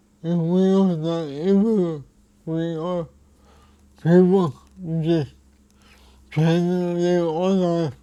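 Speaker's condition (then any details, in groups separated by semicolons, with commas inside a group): Cerebral palsy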